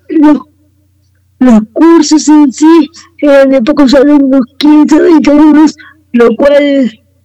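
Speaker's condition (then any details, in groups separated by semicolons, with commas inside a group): Cerebral palsy; wheelchair user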